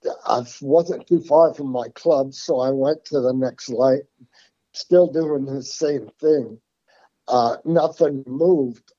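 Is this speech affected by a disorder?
Yes: Parkinson's; formerly voice tremor, hard to understand, lost track after 2-3 sentences, now talks at length.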